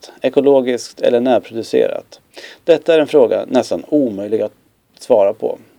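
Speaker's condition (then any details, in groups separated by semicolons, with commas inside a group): No condition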